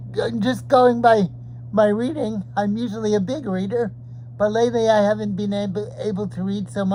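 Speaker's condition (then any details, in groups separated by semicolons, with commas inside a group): Cerebral palsy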